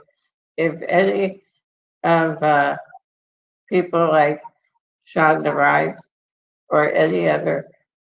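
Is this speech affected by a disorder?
Yes: muscular dystrophy; multiple surgeries.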